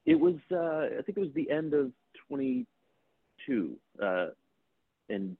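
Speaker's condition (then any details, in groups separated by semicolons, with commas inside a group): No condition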